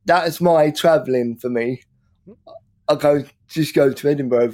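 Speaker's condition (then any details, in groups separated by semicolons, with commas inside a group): Cerebral palsy; from birth, oxygen lack, 10 weeks premature, heart defect, heart surgery at 9 weeks, wheelchair user; no real speech impediment except when drunk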